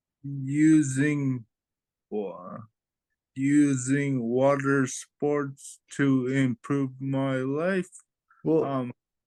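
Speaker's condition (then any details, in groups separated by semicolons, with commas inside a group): Traumatic brain injury; brain surgery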